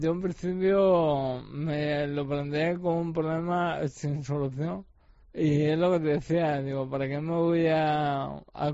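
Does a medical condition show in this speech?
Yes: ALS; degenerative muscle disease, first sign was shoulder pain while practicing judo at his club; facial and mouth muscles affected; speaking somewhat difficult.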